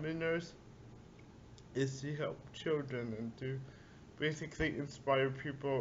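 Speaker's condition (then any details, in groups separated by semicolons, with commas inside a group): Cerebral palsy; speech may be hard to understand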